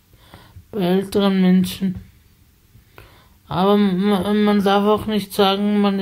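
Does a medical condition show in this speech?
Yes: spasticity from birth; multiple sclerosis.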